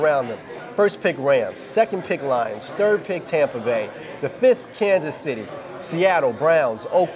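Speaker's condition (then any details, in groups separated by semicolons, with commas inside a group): No condition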